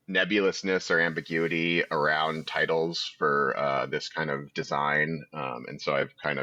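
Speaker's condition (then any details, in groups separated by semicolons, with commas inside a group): No condition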